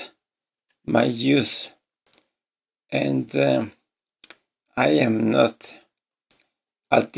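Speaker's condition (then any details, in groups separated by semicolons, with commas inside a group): ALS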